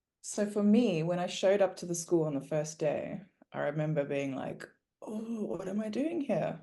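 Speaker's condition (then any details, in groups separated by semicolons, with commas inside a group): No condition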